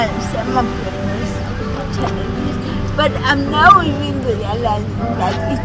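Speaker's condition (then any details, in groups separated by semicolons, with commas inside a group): Cerebral palsy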